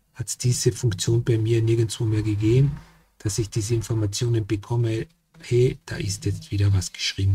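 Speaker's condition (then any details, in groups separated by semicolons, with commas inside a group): No condition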